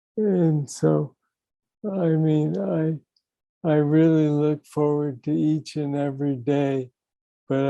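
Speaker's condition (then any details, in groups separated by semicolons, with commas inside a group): Young onset Parkinson's disease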